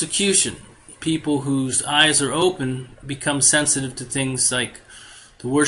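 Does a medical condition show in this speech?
No.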